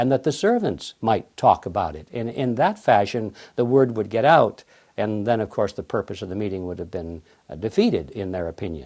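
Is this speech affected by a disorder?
No.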